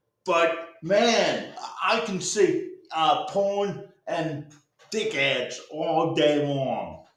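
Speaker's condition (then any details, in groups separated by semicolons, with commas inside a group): Cerebral palsy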